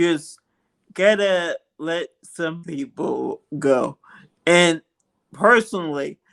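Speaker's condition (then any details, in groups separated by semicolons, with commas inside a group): Multiple sclerosis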